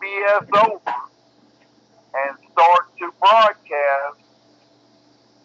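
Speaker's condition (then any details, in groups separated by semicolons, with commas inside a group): Cerebral palsy; bedbound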